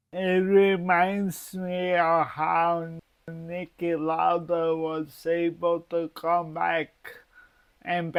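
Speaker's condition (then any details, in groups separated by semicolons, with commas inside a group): Cerebral palsy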